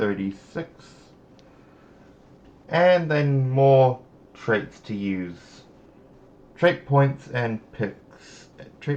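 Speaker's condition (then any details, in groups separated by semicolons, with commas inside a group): No condition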